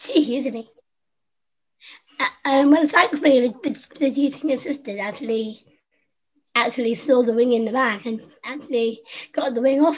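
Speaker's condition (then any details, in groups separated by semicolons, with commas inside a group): Down syndrome; congenital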